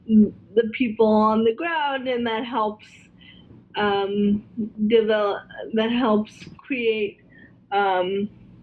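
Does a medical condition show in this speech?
Yes: cerebral palsy; spastic quadriplegia, all four limbs, oxygen loss at birth; stiffness worse with weather changes, needs bathroom assistance.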